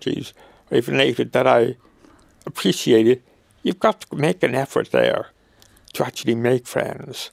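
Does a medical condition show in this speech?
Yes: motor neuron disease; diagnosed at St. Vincent's about a year after retiring, early falls running, thumb pain, wheelchair; may get out of breath while talking, voice still sounds characteristically like himself.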